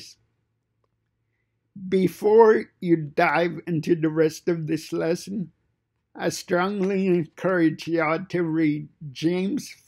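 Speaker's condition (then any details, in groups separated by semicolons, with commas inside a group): Cerebral palsy; fine motor impairment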